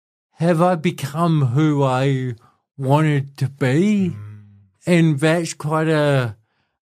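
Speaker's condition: Cerebral palsy; cerebral palsy present from birth, affects walking; speech impediment, voice affected

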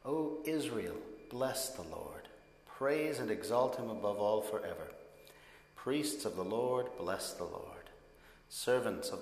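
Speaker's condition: No condition

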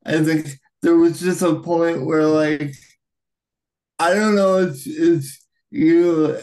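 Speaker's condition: Cerebral palsy, right-sided high tone; wheelchair user

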